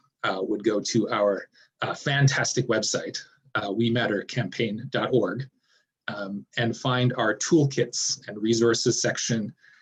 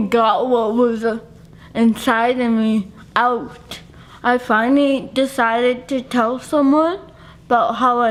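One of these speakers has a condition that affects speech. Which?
The second: cerebral palsy.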